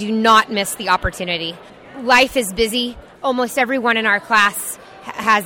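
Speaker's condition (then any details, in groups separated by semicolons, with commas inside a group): No condition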